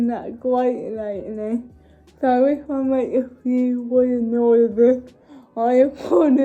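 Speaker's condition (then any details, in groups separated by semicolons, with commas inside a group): Cerebral palsy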